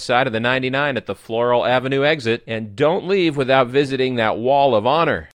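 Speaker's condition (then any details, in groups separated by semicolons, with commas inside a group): No condition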